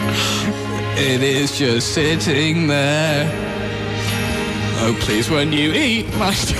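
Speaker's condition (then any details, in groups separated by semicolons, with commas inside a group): No condition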